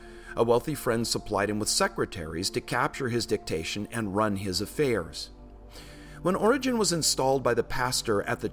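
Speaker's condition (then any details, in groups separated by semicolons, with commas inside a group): No condition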